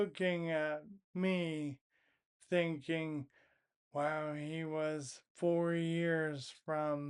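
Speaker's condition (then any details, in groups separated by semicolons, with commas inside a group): Primary lateral sclerosis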